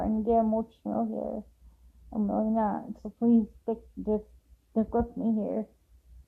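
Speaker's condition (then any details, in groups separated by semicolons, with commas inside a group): Cerebral palsy; affects walking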